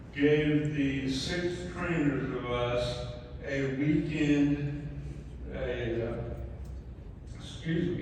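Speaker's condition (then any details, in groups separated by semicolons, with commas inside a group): ALS; mainly right side and both legs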